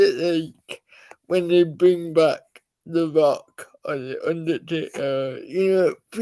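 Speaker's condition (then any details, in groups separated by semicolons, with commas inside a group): Cerebral palsy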